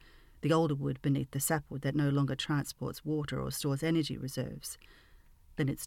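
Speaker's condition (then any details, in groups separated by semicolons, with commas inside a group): No condition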